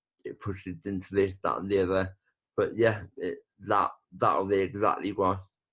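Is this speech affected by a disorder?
Yes: brain bleed with facial paralysis.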